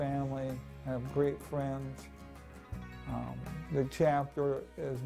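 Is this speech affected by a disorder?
Yes: ALS; about 19 years since diagnosis.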